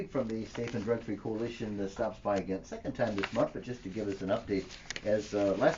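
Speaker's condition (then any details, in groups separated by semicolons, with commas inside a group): No condition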